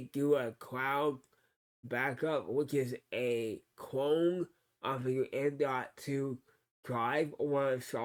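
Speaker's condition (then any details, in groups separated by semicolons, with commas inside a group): Cerebral palsy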